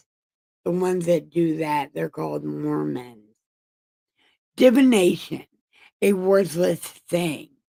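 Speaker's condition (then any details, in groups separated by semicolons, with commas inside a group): Brain injury; about 10 years after injury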